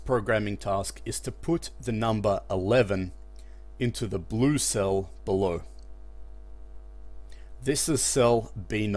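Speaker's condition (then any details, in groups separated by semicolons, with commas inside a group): No condition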